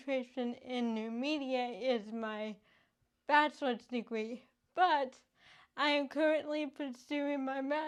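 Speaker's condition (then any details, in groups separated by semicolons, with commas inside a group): Cerebral palsy; speech affected, IOP device for mouth muscles, improved within year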